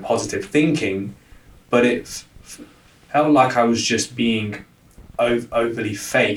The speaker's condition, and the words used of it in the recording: Stuttering. We think that people are judging us because of this, because I have a stutter.